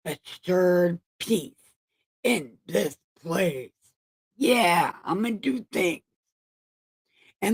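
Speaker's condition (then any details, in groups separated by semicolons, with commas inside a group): Brain injury; about 10 years after injury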